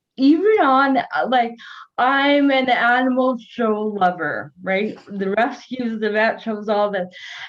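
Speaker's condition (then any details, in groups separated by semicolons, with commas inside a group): Cerebral palsy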